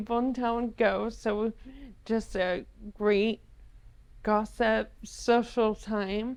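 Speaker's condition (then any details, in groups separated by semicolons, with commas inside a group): ALS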